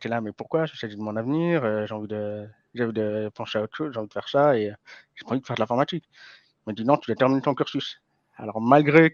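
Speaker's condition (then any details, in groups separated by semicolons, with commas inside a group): Hearing impairment from birth; congenital hearing loss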